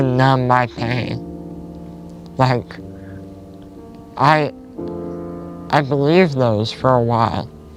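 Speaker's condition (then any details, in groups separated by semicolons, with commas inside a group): Spinal muscular atrophy type two; diagnosed at age one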